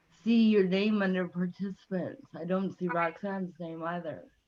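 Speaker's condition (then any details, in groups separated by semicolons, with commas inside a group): Cerebral palsy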